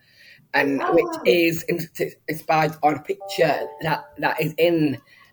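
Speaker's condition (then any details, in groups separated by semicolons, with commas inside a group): Down syndrome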